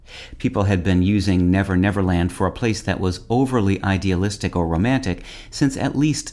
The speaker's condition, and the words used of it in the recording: No condition.